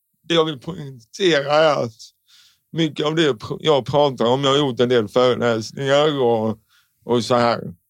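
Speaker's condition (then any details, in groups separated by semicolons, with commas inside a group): Cerebral palsy; constant tension in all muscles, shorter muscles, stiffness, left leg turns inward; milder than some with cerebral palsy, ongoing speech impediment; tongue completely stiff in childhood, speech therapist to train speech, speech impediment now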